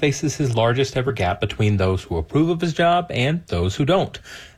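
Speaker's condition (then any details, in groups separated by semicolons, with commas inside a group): No condition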